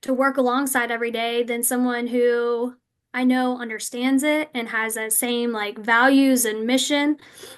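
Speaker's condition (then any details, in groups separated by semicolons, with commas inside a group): No condition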